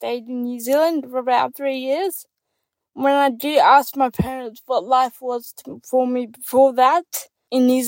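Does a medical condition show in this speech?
Yes: cerebral palsy; diagnosed with cerebral palsy after birth in New Zealand, complex medical needs from childhood; ongoing therapy, attends therapy office.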